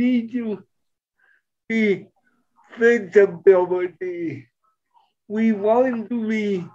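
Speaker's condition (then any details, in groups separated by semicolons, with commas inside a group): Cerebral palsy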